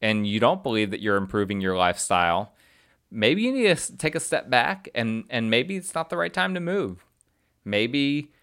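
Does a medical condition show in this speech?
No.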